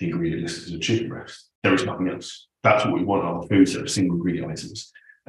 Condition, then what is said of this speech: None; typical speech.